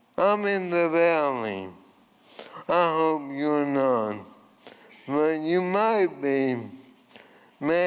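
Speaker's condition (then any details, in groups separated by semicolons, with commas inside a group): ALS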